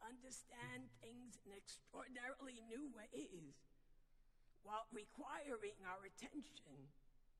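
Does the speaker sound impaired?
Yes: vocal dysphonia; vocal dysphonia diagnosed, has taken away ability to sing; noticeably sultry voice, not painful, lost singing ability, still able to speak.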